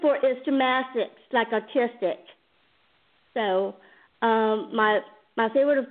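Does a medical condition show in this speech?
Yes: Down syndrome; chromosome disorder, present from birth.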